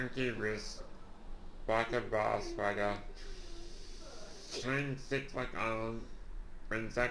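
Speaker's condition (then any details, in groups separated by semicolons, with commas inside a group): Duchenne muscular dystrophy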